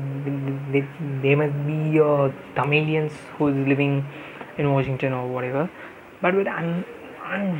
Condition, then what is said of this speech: Stuttering. Okay, yeah, I'm stammering. I'm not intentionally stammering.